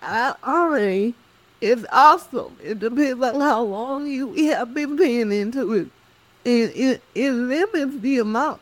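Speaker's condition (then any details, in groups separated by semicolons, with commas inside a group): Cerebral palsy; speech affected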